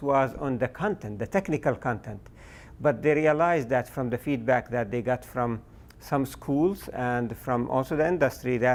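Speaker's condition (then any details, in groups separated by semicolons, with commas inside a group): No condition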